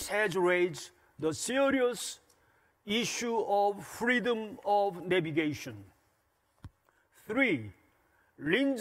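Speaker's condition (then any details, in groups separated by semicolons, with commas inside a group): No condition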